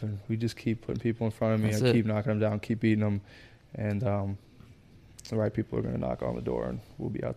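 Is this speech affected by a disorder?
No.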